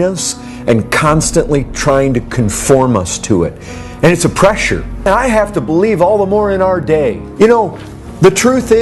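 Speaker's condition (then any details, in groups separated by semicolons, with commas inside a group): No condition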